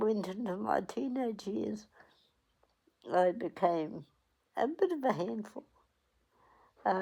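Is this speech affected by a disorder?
Yes: cerebral palsy; onset at 8 days old.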